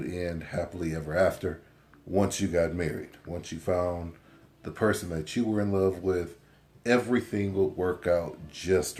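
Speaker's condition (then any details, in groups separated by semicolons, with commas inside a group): No condition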